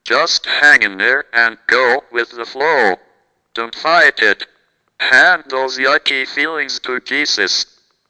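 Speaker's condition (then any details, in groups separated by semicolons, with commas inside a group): Cerebral palsy, speech-generating device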